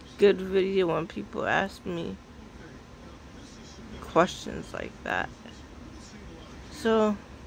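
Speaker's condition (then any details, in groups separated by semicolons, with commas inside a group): Cerebral palsy; sounds out of breath after therapy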